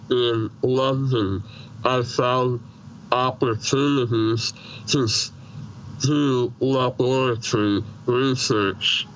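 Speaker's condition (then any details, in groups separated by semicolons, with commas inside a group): Treacher Collins syndrome; congenital, severe cleft palate, emergency tracheotomy at birth, born deaf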